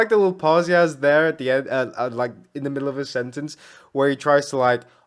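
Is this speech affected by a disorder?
No.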